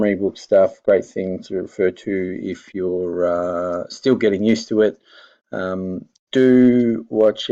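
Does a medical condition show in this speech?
No.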